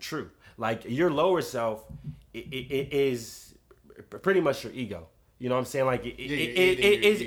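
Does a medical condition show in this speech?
Yes: stuttering; noticeable stutter heard on earlier podcast recording about a year ago, expects to stutter on this podcast; here repeated sounds.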